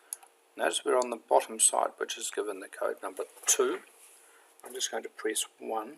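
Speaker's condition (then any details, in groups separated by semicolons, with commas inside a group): No condition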